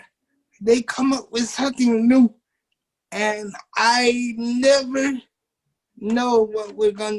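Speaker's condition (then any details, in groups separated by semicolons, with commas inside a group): Cerebral palsy; uses wheelchair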